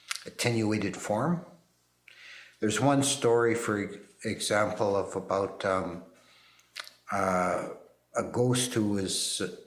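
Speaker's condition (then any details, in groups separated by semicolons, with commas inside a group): No condition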